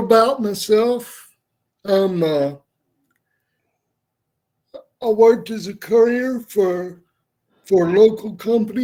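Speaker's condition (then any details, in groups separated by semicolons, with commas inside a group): Cerebral palsy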